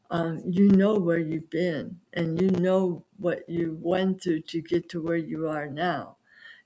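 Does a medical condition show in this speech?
Yes: aphasia; aphasia after stroke at age 52, possibly familial, 3 months rehab, occupational and outpatient therapy; voice affected, worse when overly tired, former radio voice lost, host says sounds fine.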